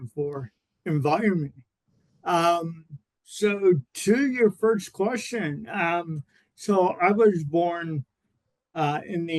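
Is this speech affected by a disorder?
Yes: cerebral palsy.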